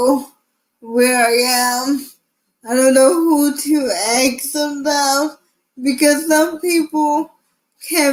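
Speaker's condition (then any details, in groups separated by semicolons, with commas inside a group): Cerebral palsy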